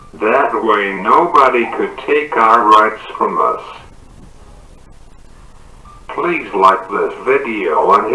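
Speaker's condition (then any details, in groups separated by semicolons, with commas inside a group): Cerebral palsy; uses wheelchair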